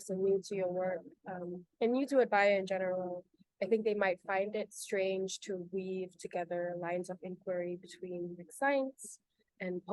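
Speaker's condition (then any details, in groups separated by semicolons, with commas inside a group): No condition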